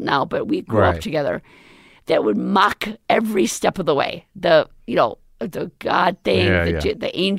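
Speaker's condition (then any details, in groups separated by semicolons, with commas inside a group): Left vocal cord paralysis, left unilateral; tracheostomy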